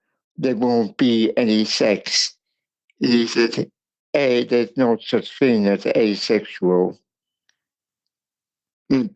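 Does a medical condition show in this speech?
Yes: cerebral palsy.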